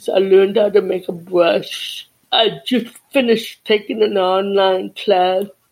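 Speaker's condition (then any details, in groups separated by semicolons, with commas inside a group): Deafness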